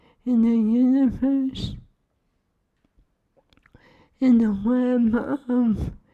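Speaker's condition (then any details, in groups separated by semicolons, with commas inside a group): ALS; cannot eat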